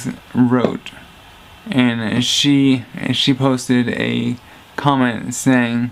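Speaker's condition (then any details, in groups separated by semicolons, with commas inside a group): Traumatic brain injury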